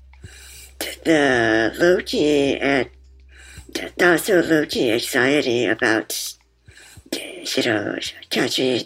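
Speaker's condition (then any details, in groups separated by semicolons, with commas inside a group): Muscular dystrophy; form of muscular dystrophy diagnosed as toddler, wheelchair user, relies on others for most daily activities; wears bipap machine to help breathe during conversation; bipap machine audible throughout conversation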